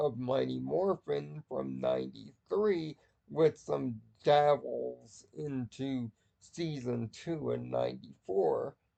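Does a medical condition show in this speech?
Yes: cerebral palsy.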